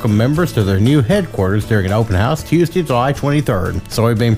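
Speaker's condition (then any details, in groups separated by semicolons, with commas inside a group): No condition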